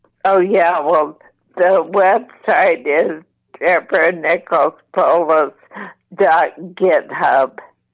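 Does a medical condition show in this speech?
Yes: ALS, mild; voice slightly impaired.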